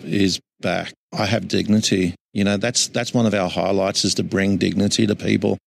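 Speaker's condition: No condition

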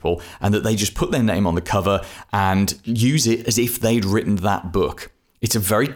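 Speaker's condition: No condition

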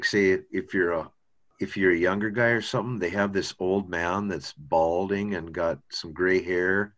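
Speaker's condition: No condition

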